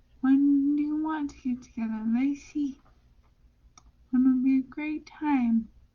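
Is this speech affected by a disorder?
Yes: brain injury.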